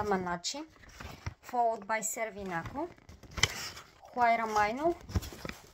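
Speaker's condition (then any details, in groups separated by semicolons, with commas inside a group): No condition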